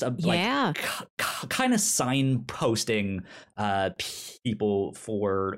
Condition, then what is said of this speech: Stuttering. Yeah, especially since I have a stutter when I talk.